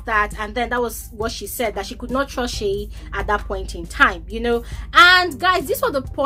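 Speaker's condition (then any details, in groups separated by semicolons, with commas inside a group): No condition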